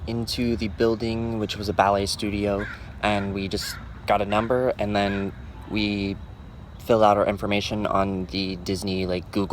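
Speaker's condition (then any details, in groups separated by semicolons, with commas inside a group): No condition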